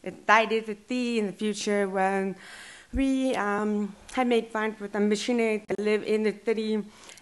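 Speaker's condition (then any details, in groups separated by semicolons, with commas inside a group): Deaf and hard of hearing; since childhood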